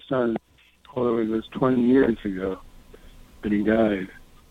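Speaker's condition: Parkinson's disease; tiny scrawled handwriting getting tinier

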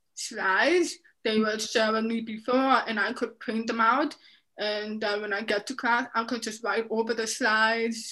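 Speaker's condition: Deafness, profound, severe; bilateral cochlear malformation

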